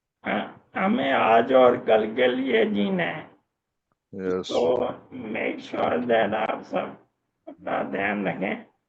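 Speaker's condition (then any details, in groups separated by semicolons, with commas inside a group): ALS; speech improved a little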